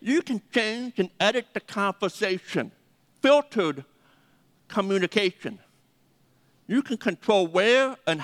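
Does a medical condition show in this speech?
Yes: deafness; 80% deaf.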